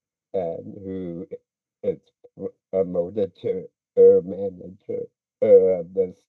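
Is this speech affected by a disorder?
Yes: speech impediment; weaker-looking muscles in childhood.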